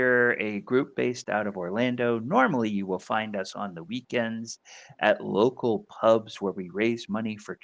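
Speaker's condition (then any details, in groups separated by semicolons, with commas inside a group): No condition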